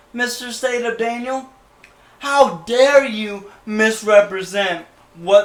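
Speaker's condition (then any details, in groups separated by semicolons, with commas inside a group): Cerebral palsy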